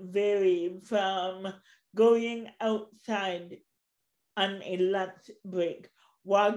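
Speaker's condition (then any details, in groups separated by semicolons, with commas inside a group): Cerebral palsy; since birth, walks with walker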